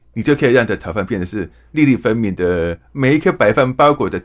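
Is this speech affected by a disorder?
Yes: hearing impairment.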